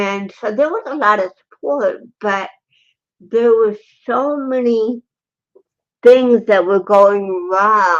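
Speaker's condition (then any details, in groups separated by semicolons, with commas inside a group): Cerebral palsy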